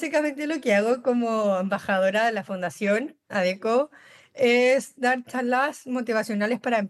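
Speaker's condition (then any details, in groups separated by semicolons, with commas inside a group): Down syndrome; congenital, since birth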